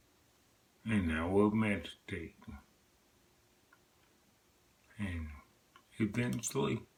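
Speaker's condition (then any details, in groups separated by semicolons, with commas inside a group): Multiple sclerosis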